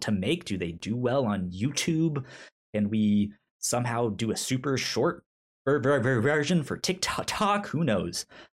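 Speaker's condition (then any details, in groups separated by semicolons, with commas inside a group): Stutter; stutter since childhood, cause unknown, explained as brain moving faster than mouth, speech therapy in elementary school; stutters when talking; repeated sounds, prolonged sounds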